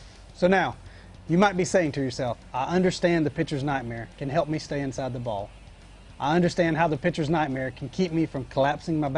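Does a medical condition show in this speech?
No.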